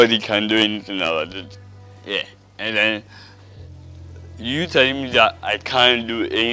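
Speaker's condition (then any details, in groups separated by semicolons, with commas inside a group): Cerebral palsy; unable to sit at 12 months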